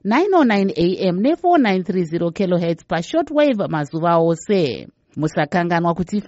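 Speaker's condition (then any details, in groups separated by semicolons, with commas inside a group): No condition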